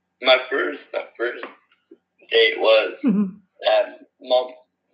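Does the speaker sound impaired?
Yes: Down syndrome; congenital, prenatal diagnosis at six months of pregnancy, heart surgery at 10 months old; sore throat and nasal congestion at recording, advised to take medicine.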